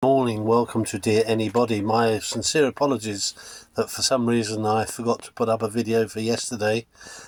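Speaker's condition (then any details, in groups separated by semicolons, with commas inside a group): No condition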